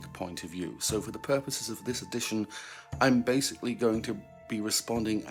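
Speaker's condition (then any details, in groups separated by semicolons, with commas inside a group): No condition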